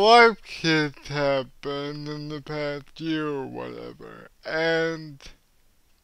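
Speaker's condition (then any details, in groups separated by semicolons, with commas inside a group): Cerebral palsy; cannot walk, uses wheelchair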